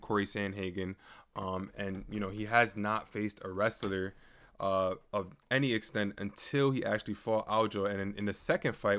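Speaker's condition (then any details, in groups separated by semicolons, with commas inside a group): No condition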